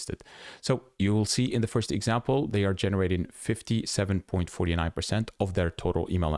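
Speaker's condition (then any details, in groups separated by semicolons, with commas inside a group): No condition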